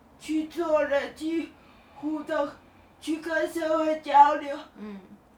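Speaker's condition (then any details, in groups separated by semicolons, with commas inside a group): Cerebral palsy; rest of body not mobile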